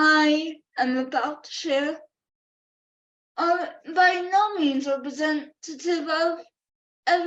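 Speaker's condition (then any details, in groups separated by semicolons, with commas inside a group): Cerebral palsy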